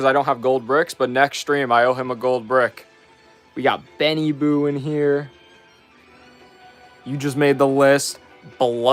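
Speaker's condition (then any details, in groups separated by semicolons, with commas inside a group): No condition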